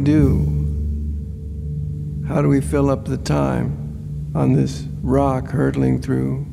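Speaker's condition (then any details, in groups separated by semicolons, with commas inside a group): Parkinson's disease; right-hand tremor, difficulty buttoning, first thought pinched nerve, diagnosed by neurologist; about 10 years since diagnosis, on medication with hour-and-a-half window, freezing on stage, loss of fluidity; less speech trouble than Dan, mainly movement trouble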